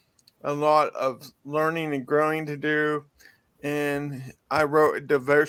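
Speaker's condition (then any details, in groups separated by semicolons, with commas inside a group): Cerebral palsy; from birth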